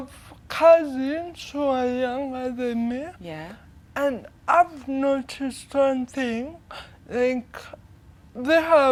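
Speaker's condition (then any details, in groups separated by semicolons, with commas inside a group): Cerebral palsy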